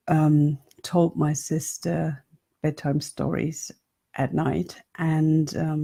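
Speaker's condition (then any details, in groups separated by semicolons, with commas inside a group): No condition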